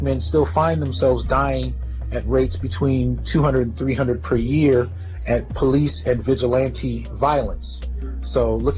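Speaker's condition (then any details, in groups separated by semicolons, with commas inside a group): No condition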